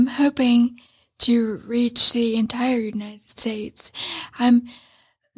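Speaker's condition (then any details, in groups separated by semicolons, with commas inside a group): Traumatic brain injury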